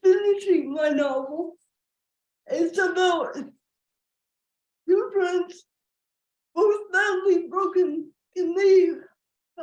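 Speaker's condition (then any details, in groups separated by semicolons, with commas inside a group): Cerebral palsy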